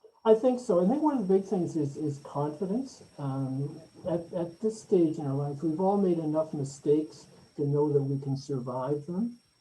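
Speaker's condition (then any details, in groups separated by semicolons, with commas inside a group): No condition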